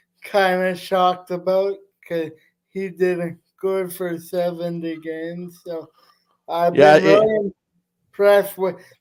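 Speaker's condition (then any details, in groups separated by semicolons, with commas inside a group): Cerebral palsy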